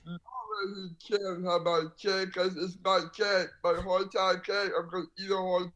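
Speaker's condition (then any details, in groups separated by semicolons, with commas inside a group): Down syndrome; congenital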